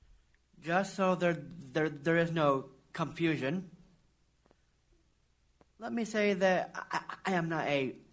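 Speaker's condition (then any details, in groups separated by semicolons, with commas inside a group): Down syndrome; processes information more slowly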